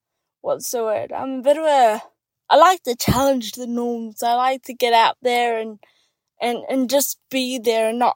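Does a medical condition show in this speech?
Yes: cerebral palsy; diagnosed with cerebral palsy after birth in New Zealand, complex medical needs from childhood.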